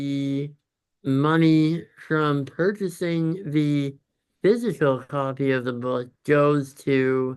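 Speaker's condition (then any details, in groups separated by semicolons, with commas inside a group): Congenital muscular dystrophy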